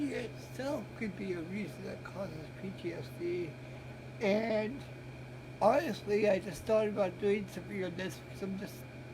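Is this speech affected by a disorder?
Yes: cerebral palsy; present since birth.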